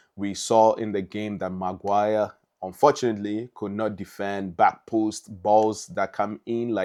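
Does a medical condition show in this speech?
No.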